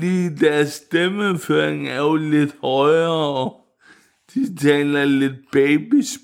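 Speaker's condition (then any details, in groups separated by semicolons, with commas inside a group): Cerebral palsy; wheelchair user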